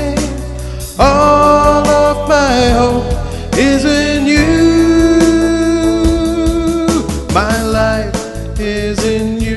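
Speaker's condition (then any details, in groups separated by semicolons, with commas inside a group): No condition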